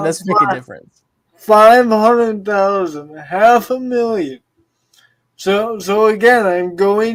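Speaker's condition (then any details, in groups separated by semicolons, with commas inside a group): Cerebral palsy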